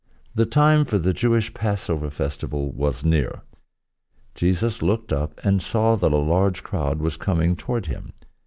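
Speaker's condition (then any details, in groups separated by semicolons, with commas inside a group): No condition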